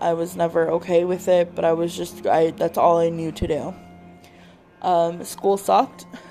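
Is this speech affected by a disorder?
No.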